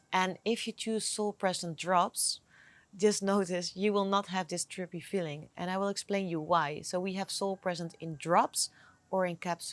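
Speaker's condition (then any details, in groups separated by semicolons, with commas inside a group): No condition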